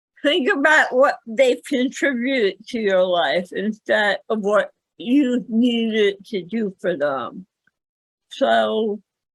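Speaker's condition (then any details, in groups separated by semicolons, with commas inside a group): Cerebral palsy; speaks better than types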